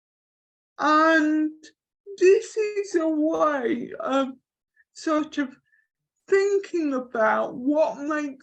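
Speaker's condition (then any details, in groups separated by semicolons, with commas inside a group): Cerebral palsy; from birth, affects limbs and neck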